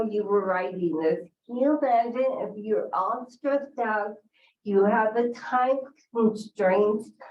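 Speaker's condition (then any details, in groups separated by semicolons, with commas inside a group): Cerebral palsy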